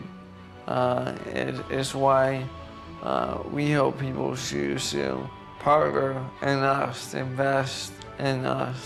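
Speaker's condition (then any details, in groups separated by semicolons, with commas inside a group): ALS; onset with upper body and upper chest spasms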